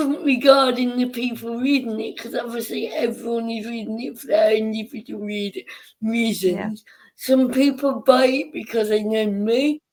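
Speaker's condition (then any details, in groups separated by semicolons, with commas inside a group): Cerebral palsy; caused by birth complications, since birth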